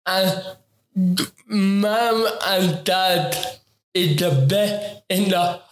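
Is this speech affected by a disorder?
Yes: ataxic cerebral palsy; taken very slow.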